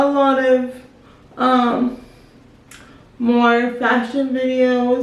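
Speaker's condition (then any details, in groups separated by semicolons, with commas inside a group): Spastic quadriplegic cerebral palsy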